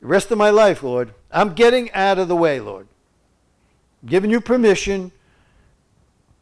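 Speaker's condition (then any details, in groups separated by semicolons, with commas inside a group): No condition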